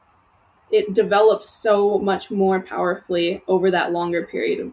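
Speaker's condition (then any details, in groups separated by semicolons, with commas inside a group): No condition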